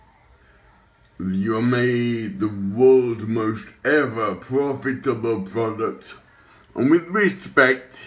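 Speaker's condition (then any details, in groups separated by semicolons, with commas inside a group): Acquired brain injury, ataxia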